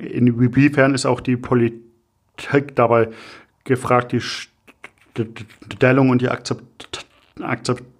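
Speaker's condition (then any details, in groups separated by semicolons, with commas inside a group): Stuttering; developmental, lifelong, possibly inherited, father stuttered, brother fluent, logopedic speech therapy, constant since second grade; word and syllable repetitions, frequent fillers like äh and ähm; repeated sounds, blocks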